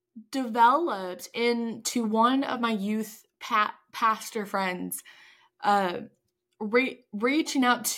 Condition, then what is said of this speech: Stuttering. Now, as I've gotten a bit older, it comes out a bit more than I actually like, but it is fine.